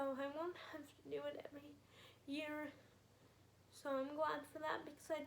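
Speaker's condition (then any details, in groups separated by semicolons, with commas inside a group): Spastic quadriplegic cerebral palsy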